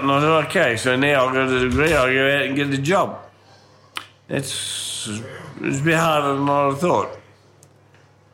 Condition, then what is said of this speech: Ataxia. No, I have been in many pubs, and which is a horrible thing to say when you got a voice like mine that slurs, and people say, it sounds like you.